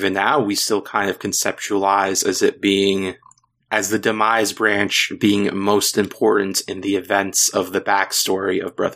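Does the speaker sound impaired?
No.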